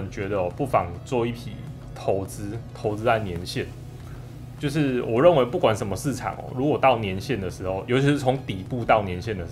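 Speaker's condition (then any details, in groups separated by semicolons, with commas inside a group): No condition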